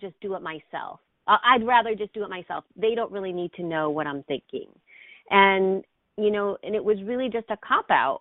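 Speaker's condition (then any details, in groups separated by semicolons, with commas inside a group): No condition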